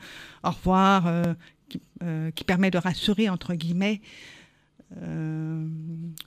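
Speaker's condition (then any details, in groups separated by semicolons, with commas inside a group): Born deaf; congenital deafness, heard no sound at birth, hearing aid, lip reading, sign language learned in high school; hearing aid helps only partly, needs lip reading, much concentration, turns aid off in noisy places; learned to speak through years of speech therapy, learned p/b distinctions, speaks like hearing person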